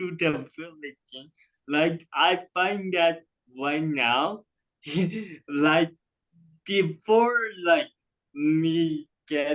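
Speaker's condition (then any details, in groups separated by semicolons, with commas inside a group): Cerebral palsy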